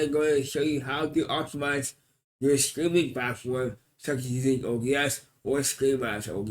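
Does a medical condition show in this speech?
Yes: cerebral palsy.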